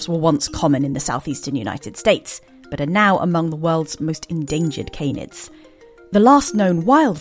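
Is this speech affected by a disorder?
No.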